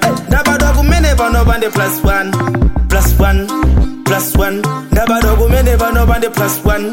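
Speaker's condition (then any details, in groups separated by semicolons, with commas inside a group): No condition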